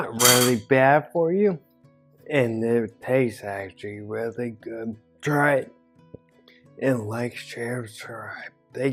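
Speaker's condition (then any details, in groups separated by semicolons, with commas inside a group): Ataxia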